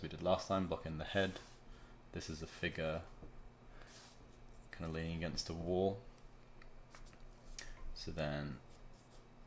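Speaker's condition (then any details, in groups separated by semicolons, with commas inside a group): No condition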